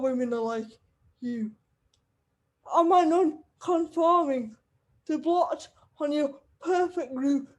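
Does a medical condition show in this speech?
Yes: cerebral palsy; wheelchair user.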